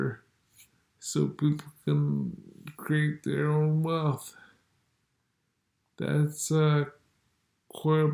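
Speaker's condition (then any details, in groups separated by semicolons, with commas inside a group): Multiple sclerosis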